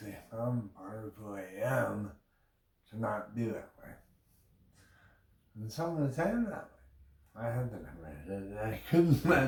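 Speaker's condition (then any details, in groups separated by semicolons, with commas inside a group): Brain injury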